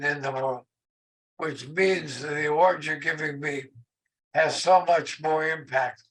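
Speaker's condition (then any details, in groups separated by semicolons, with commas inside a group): ALS; very weak voice, shortened speech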